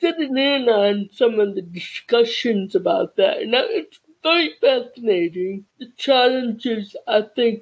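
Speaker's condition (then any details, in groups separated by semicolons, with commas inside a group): Cerebral palsy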